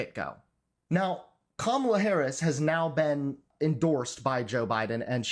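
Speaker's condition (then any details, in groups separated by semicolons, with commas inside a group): No condition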